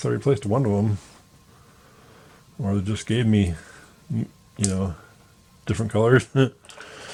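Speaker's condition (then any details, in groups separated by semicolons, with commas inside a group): No condition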